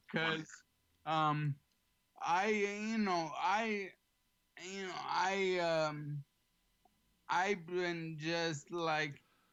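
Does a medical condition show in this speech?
Yes: ALS; slightly slurred, has to slow down.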